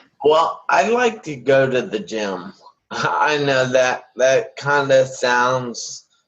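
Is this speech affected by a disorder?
Yes: traumatic brain injury.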